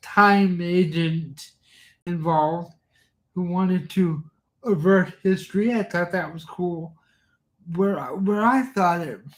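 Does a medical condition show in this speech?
Yes: cerebral palsy; from birth, cannot type.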